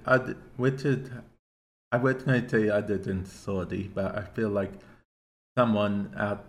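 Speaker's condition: Cerebral palsy; affects speech to an extent

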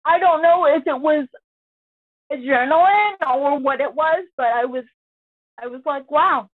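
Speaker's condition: Cerebral palsy; amputee

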